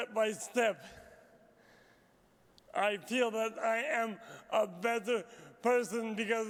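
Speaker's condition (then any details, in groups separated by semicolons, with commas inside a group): Traumatic brain injury; initially could not speak or eat, still improving speech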